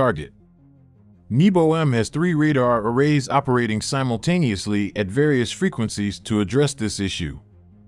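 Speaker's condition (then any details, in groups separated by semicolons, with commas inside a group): No condition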